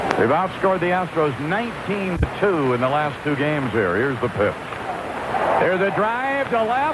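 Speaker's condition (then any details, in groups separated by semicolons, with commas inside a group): No condition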